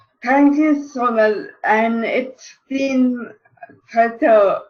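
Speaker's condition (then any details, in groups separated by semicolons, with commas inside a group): Cerebral palsy; mild speech problem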